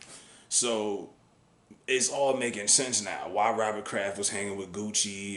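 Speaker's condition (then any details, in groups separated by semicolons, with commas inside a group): No condition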